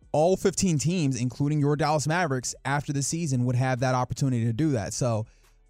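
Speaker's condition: No condition

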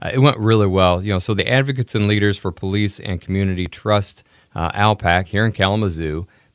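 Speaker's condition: No condition

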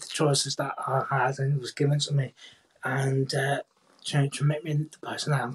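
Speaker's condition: Cerebral palsy, profound hearing loss; speaks clearly and well

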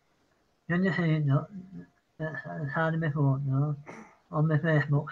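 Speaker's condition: Parkinson's; apologizes mid-sentence

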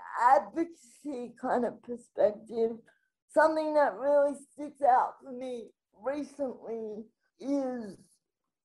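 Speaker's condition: Spastic quadriplegic cerebral palsy

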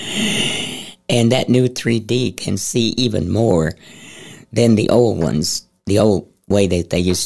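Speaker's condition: Head and neck cancer, stage 4, into voice box; tumor gone, radiation damage to airway, possible future tracheotomy, daily breathing exercises

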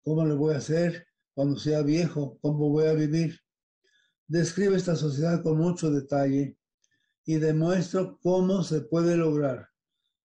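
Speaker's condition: Parkinson's disease; affects smell

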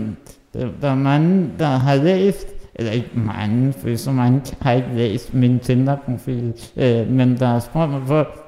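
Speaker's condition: Muscular dystrophy (muskelsvind); recessive

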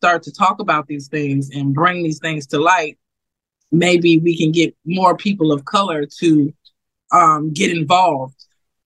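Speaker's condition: No condition

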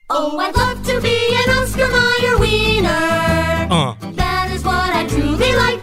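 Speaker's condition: No condition

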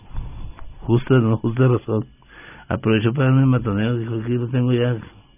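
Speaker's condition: Parkinson's disease; loss of strength

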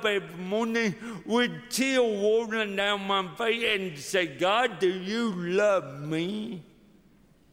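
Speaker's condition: Cerebral palsy; severe limitations

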